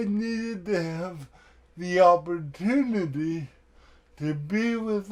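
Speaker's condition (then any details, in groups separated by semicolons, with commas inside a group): Cerebral palsy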